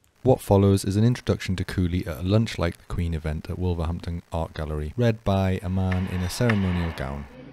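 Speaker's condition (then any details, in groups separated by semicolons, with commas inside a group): No condition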